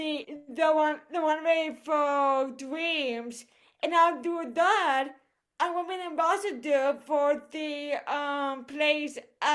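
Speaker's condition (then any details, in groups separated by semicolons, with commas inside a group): Cerebral palsy; voice affected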